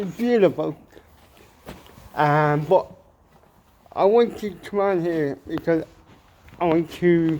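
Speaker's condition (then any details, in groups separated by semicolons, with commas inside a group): Mild cerebral palsy; mouth muscles affected, impeded word formation, speech impediment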